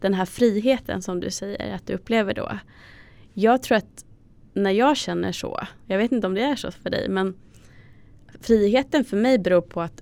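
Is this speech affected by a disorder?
No.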